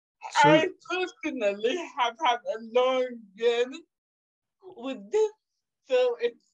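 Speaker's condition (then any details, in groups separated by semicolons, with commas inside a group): Cerebral palsy; sometimes speaks differently, not expected to ever talk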